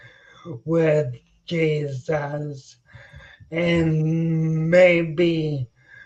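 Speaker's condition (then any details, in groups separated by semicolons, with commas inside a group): Spinocerebellar ataxia; genetic, progressive, brain stem atrophy, coordination and balance; onset at 26, slow progression, hand jerks; slightly staccato speech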